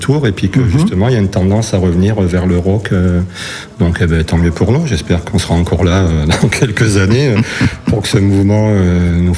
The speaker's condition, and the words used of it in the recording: No condition.